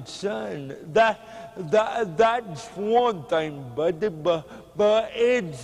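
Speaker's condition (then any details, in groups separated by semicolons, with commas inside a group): Cerebral palsy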